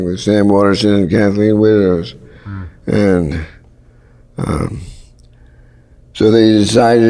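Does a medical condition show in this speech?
Yes: Parkinson's; worsening, often debilitating.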